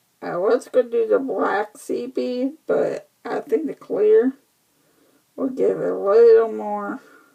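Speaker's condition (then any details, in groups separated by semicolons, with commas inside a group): Cerebral palsy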